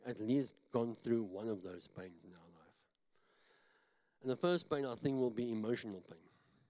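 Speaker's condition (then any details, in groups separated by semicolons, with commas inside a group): Cleft palate; talks funny, self-described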